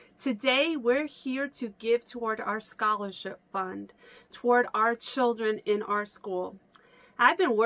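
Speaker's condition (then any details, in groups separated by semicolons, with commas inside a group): No condition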